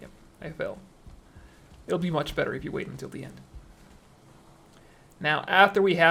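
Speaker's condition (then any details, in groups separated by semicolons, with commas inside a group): No condition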